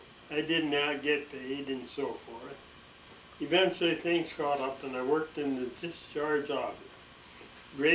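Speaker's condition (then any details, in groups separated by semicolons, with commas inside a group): ALS; expects swallowing and breathing trouble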